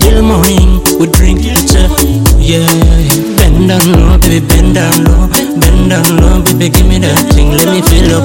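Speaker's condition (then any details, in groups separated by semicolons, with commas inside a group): No condition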